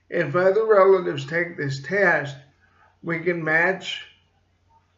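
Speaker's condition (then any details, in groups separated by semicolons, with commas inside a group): Cerebral palsy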